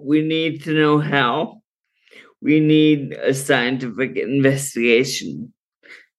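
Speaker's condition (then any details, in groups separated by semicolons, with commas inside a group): Friedreich's ataxia; genetic neurodegenerative movement disorder; cannabis for symptoms, neuropathic pain, muscle relaxing, sleep, ataxia worse when not well rested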